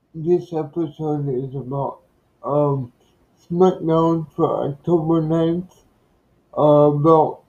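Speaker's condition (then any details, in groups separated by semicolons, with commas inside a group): Cerebral palsy; speech described as not normal due to cerebral palsy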